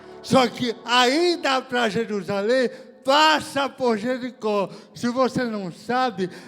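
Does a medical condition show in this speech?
Yes: cerebral palsy.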